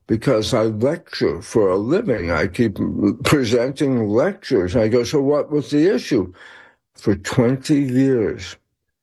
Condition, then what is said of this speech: Tongue cancer surgery. But did you have any strange, you know, that's where the slur is coming in.